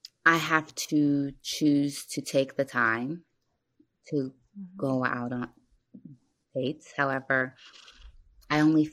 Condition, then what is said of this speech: Stuttering. Man, okay, so prior to starting, I just like to like start out by saying that I stutter, and so just so that like people who hear this know